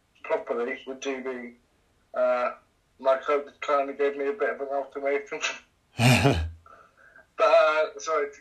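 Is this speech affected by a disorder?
Yes: cerebral palsy; swimming as early physio.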